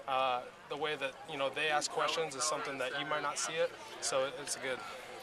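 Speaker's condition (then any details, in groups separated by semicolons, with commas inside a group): No condition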